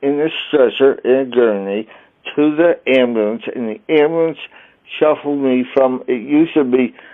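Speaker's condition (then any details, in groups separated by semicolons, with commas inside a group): Traumatic brain injury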